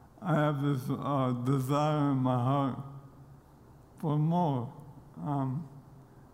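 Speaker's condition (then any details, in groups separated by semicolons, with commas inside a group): ALS; continuing to lose abilities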